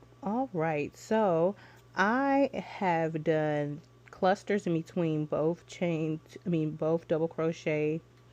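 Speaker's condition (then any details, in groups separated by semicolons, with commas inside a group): No condition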